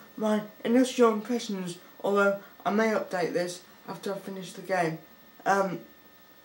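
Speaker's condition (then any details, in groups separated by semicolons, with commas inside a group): Cerebral palsy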